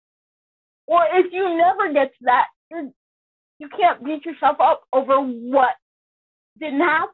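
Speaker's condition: Cerebral palsy; intellectual disability

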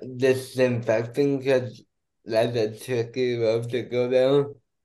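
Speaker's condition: Cerebral palsy; diagnosed at two months old

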